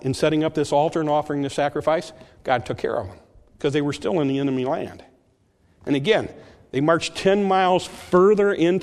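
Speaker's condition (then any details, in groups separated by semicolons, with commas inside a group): No condition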